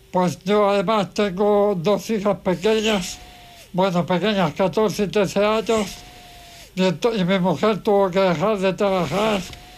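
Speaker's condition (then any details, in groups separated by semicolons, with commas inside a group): Amyotrophic lateral sclerosis, severe; most advanced stage, no movement except hands, gastric feeding tube; assisted breathing with pressurized air machine, uses cough assist machine; cannot eat, no strength to cough, voice described as impressive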